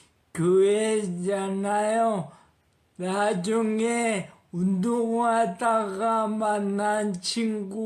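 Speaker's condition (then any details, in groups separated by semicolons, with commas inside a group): Parkinson's disease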